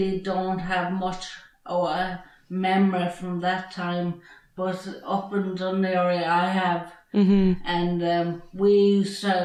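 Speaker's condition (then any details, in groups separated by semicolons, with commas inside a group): Traumatic brain injury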